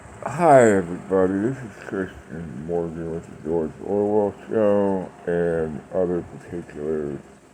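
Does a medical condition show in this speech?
Yes: Parkinson's; speech impediment.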